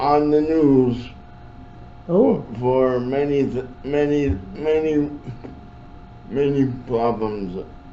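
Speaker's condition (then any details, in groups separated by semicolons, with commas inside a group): Cerebral palsy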